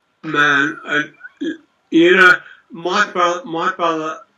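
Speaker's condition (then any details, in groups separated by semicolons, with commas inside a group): Multiple sclerosis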